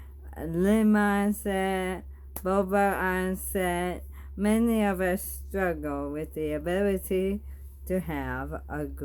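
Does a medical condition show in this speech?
Yes: bulbar ALS; bulbar-onset ALS.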